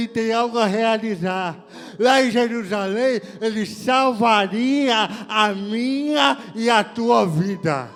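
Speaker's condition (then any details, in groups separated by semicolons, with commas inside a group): Cerebral palsy; forceps birth injury, left skull depression, legs and coordination affected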